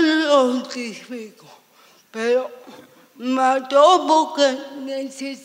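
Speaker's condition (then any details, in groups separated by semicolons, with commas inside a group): Severe cerebral palsy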